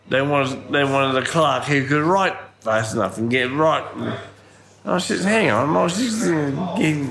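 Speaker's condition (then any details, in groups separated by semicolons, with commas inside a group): Ataxia from brain damage; acquired cerebellar brain damage at university, pelvic fractures, internal injuries, 2 years hospital, rehab, physio, speech therapy; unsteady walking, shakes when walking; slurred voice, often taken for drunk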